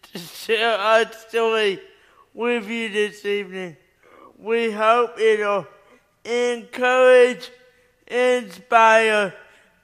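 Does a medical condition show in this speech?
Yes: cerebral palsy; three botox shots every 3 months at Vanderbilt relax arm muscles, allow straightening arm.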